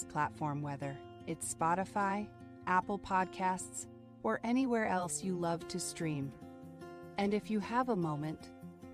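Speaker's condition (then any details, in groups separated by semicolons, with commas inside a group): No condition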